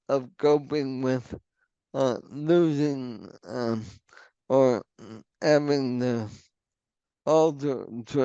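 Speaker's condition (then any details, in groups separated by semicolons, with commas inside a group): ALS; onset left hand weakness, then right hand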